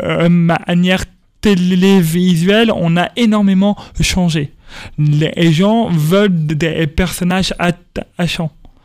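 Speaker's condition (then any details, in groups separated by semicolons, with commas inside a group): Stuttering; stuttering since early childhood at school, speech therapy helped, told elimination almost impossible; age 28, lives with stuttering and accepts it; stuttering persists, described by him as an accent; prolonged sounds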